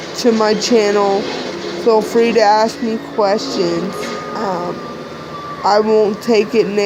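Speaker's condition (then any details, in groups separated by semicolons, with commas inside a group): Cerebral palsy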